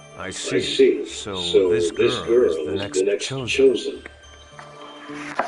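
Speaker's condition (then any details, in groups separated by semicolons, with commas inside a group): No condition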